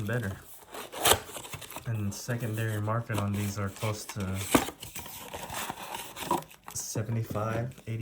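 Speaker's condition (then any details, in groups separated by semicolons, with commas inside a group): No condition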